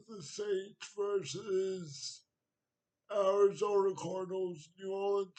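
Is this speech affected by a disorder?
Yes: cerebral palsy.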